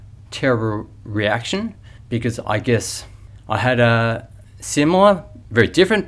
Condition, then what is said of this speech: Aphasia. The stroke left me with a speech difficulty called aphasia, which means it can be hard to articulate all of my thoughts easily and understanding complex questions and information.